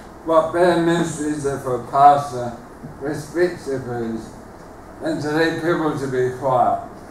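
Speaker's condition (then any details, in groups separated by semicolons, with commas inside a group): Motor neuron disease, bulbar onset; onset in the mouth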